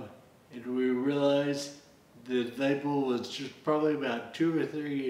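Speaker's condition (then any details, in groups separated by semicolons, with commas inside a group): Friedreich's ataxia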